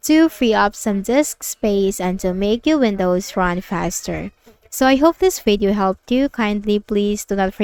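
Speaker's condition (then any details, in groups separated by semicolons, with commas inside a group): No condition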